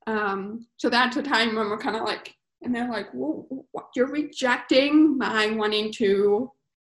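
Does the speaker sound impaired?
Yes: profound hearing loss, congenital; profound hearing loss from birth, cochlear implant at age 3, hearing assistive technology, limited basic sign language; uses own voice, pins speaker next to interpreter in video calls; developed speech and listening skills after implant, became more independent in listening and speech.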